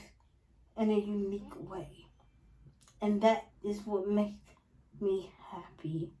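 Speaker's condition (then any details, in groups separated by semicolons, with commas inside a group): Spastic quadriplegic cerebral palsy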